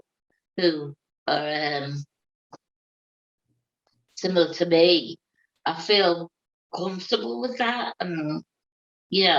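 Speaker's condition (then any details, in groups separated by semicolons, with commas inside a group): Cerebral palsy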